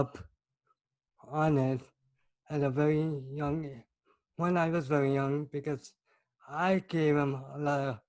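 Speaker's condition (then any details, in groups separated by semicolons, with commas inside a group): Cerebral palsy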